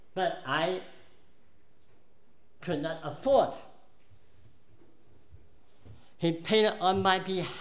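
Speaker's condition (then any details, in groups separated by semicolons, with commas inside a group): Cleft palate; congenital cleft palate, present from birth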